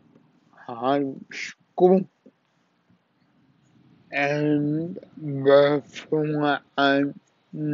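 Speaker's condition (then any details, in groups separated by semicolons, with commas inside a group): Cerebral palsy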